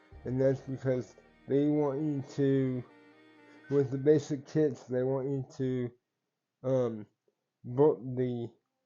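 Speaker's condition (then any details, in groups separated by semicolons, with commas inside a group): Cerebral palsy; tends to mess up words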